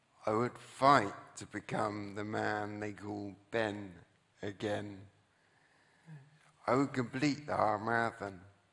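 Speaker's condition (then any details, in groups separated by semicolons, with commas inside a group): Traumatic brain injury; severe type, impact, arm tremor; tremor controlled; once could not speak, voice different now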